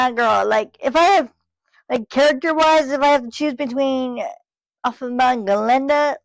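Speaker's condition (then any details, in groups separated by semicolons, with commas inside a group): Cerebral palsy, spastic; from birth, muscle spasms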